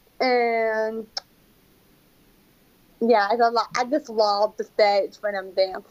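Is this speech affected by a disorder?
Yes: Down syndrome.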